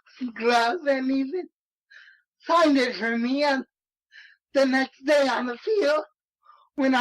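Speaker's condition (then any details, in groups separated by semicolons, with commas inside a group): Cerebral palsy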